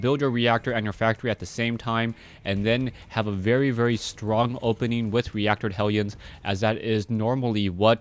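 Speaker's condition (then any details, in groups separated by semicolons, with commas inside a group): No condition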